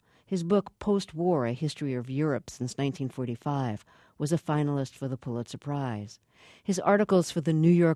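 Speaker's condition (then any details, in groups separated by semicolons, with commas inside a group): No condition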